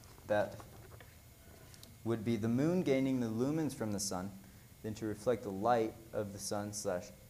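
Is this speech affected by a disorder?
No.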